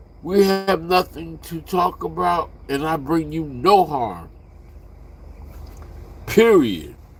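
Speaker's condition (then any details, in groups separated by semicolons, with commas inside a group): Slurred speech; still slurs words occasionally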